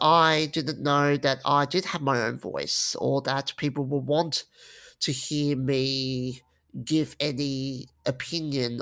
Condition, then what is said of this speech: Stuttering. No, thank you, and I do apologise for my stuttering.